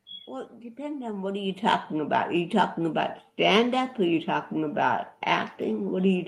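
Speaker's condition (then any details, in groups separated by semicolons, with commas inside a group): Cerebral palsy; affects body movements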